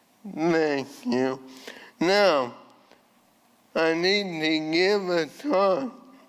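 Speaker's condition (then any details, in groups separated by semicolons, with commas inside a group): ALS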